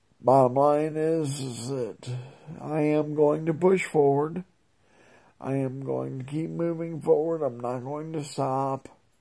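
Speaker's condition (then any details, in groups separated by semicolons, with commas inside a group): Multiple sclerosis, progressive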